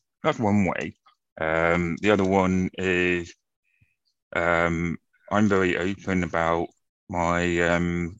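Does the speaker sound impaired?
Yes: profound deafness, acquired from meningitis.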